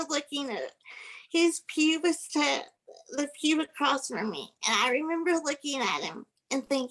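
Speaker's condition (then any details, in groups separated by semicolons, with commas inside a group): Cerebral palsy; physical disability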